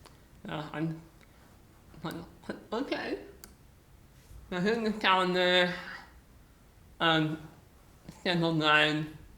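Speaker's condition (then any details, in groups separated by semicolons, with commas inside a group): Muscular dystrophy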